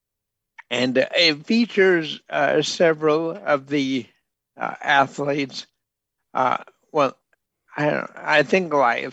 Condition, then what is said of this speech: ALS (motor neuron disease). Lou Gehrig's disease, and it's a neurological disease that affects nerves, muscles, and that's why I can't talk.